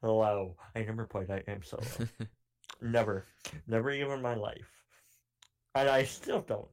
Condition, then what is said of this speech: Cleft palate. No, they hear my voice and they're like, hear me mispronounce things a lot.